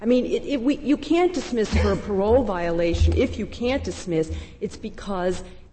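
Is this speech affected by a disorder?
No.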